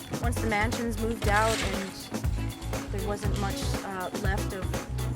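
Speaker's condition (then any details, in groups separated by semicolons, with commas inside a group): No condition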